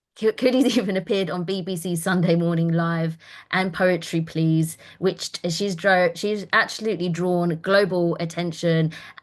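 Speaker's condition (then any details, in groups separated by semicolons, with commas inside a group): No condition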